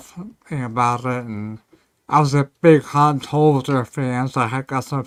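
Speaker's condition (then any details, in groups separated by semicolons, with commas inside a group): Ataxia; may slur speech, may sound drunk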